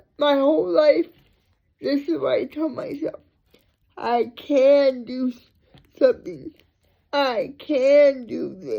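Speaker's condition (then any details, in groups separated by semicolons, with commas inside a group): Cerebral palsy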